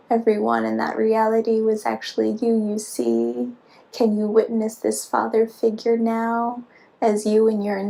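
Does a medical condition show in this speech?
No.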